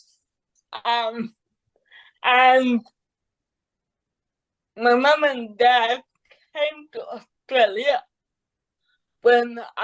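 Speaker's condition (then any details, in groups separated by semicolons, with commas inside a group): Cerebral palsy; caused by severe neonatal jaundice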